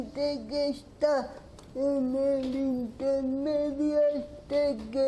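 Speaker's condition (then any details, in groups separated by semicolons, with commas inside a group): Cerebral palsy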